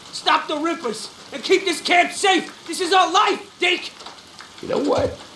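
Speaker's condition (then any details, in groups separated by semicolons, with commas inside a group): No condition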